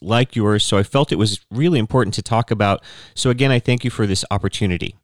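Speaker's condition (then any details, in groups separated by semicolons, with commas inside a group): No condition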